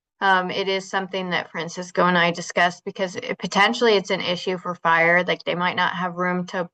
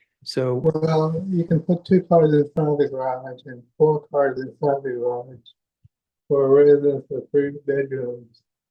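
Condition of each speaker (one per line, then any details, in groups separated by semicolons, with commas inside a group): No condition
Parkinson's; very disabled, limited walking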